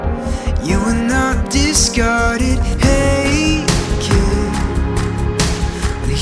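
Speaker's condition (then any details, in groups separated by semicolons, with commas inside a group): No condition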